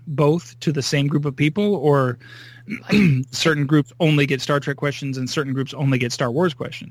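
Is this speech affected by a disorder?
No.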